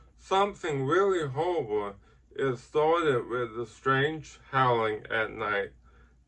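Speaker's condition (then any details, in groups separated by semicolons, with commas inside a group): Ataxic cerebral palsy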